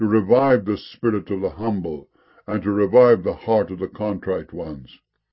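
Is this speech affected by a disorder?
No.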